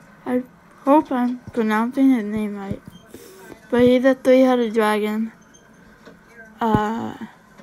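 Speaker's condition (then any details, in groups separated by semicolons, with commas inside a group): Cerebral palsy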